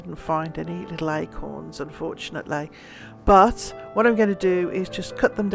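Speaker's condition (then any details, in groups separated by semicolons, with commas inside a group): No condition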